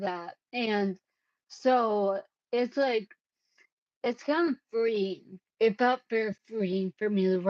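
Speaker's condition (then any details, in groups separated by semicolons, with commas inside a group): Cerebellar ataxia; caused by brain bleed, unsteady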